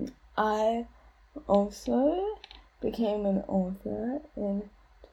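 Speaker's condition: Cerebral palsy; age 29

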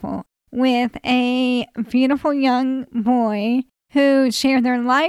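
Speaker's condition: ALS; terminal and incurable, 17 years since onset; still able to swallow and eat without choking, feeding tube not yet used

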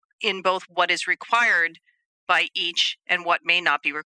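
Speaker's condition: No condition

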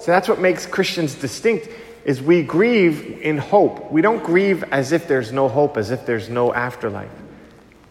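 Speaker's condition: No condition

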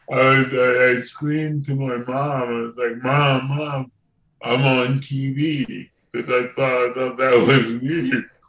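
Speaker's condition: Cerebral palsy; from birth

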